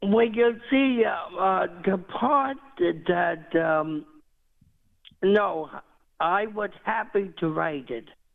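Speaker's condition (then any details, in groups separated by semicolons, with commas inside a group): Cerebral palsy; ran New York City Marathon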